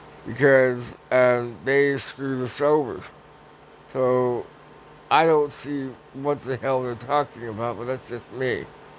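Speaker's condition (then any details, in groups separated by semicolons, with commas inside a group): Parkinson's; speech impediment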